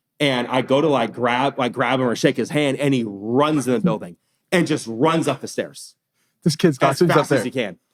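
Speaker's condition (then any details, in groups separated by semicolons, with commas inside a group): No condition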